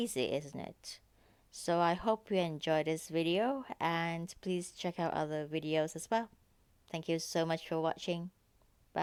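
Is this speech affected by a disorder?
No.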